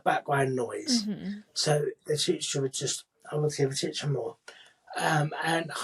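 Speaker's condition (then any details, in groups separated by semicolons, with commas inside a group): Cerebral palsy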